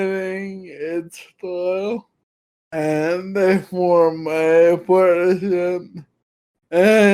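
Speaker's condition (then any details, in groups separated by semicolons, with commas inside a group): Friedreich's ataxia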